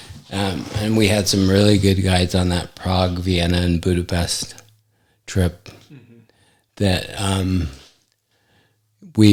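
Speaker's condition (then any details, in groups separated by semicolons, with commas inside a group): ALS; affects hand function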